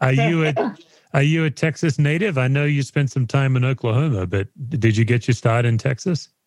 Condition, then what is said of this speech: None; typical speech.